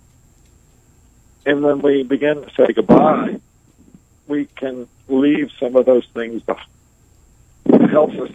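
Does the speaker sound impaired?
Yes: ALS; motor neuron destruction, progressive paralysis, sensation intact, pain from shirt wrinkles and clothing seams; nearly 20 years since onset, sits in wheelchair; barely able to speak.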